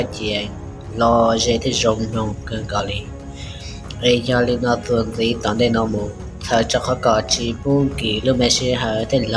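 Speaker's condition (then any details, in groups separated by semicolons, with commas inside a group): No condition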